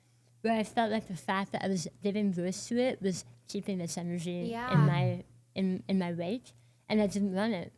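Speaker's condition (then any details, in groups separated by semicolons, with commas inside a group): Oral cancer, partial glossectomy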